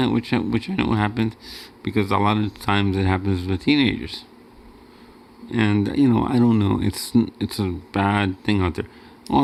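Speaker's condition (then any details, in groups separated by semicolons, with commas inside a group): Cerebral palsy; wheelchair user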